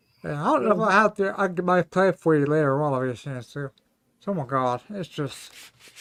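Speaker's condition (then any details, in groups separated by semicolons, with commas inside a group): Ataxia; may slur speech, may sound drunk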